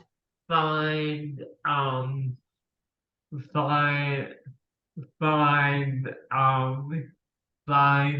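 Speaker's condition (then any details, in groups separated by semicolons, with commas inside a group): Cerebral palsy; since childhood; speech impediment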